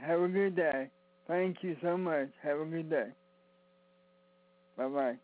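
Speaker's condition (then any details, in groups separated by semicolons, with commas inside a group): Cerebral palsy; physical disability, cognition unaffected, walks only short distances, rides scooter, does not drive, needs rides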